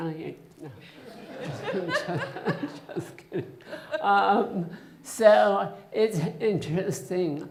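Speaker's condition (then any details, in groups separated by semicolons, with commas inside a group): Essential tremor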